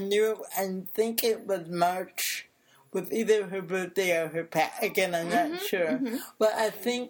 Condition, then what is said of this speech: Cerebral palsy. I mean, I've had speech therapy because my disability affects my speech.